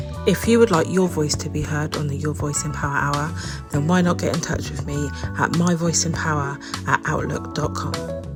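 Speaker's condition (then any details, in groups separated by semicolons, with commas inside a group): No condition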